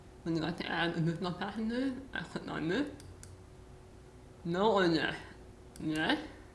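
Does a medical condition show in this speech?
Yes: muscular dystrophy.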